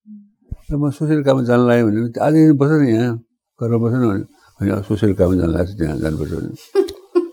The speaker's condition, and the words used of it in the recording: Parkinson's disease. बोलेको अलि लटपट लटपट लठेर लठेर जस्तो भइरहेको छ